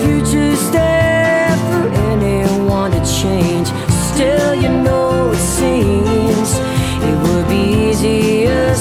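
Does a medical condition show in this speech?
No.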